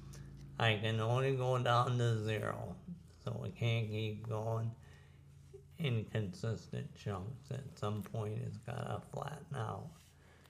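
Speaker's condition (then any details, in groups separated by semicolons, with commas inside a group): ALS; some speaking ability already lost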